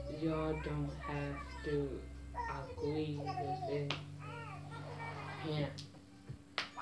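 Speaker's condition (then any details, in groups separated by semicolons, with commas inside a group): Mild cerebral palsy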